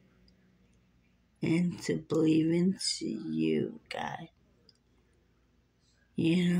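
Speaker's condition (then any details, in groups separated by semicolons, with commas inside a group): Muscular dystrophy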